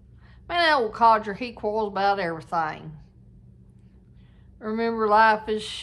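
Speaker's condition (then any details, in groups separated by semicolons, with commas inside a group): No condition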